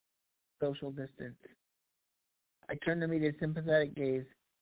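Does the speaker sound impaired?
Yes: cerebral palsy; past challenges speaking up.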